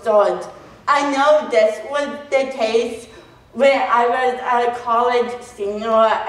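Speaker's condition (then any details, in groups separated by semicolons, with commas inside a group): Cerebral palsy; phone speech misunderstood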